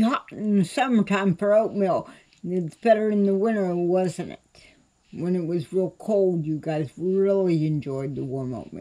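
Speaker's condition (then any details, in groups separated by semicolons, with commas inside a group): Cerebral palsy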